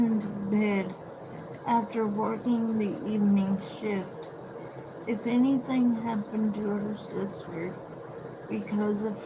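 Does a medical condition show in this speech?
Yes: cerebral palsy.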